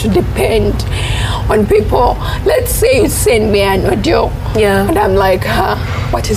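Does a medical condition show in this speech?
Yes: cerebral palsy; onset in secondary school.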